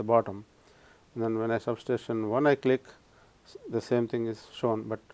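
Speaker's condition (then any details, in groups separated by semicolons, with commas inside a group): No condition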